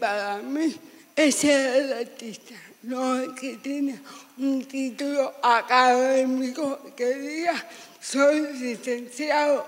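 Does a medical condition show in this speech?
Yes: severe cerebral palsy.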